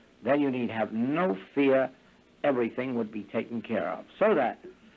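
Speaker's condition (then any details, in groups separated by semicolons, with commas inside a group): No condition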